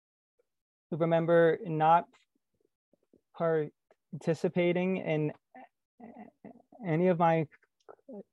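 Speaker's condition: Stuttering; man aged 23, long history of avoiding communication; difficult to communicate fluently, rarely fluent even after disclosing stutter; blocks

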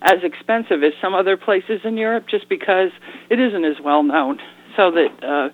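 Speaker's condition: No condition

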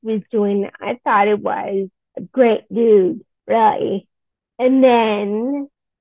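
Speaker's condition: Friedreich's ataxia; speech and swallowing issues, unclear whether from Friedreich's ataxia or multiple sclerosis

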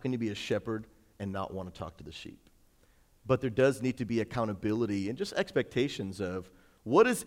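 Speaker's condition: No condition

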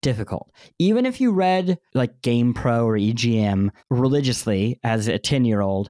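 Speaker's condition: Cleft lip and palate; bandaged

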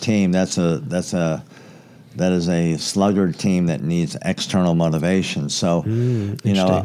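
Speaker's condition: Cleft palate; congenital, very severe

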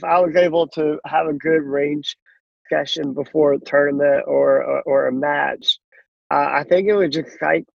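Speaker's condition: Cleft lip and palate; congenital cleft lip and palate, possibly radiation-related, hole in mouth, could not eat, 23 surgeries, born with one arm

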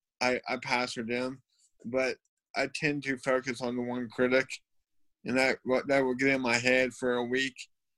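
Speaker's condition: Cerebral palsy; cerebral palsy since birth

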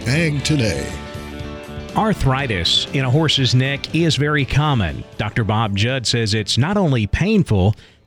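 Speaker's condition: No condition

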